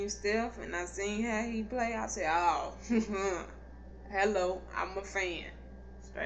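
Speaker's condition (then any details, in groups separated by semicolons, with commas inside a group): Cerebral palsy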